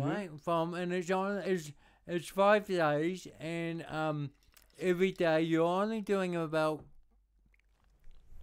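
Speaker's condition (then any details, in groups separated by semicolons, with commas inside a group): Cerebral palsy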